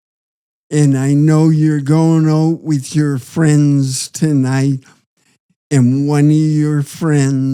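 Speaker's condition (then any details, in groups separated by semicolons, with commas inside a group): Parkinson's disease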